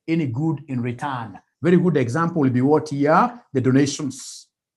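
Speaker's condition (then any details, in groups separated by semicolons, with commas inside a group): No condition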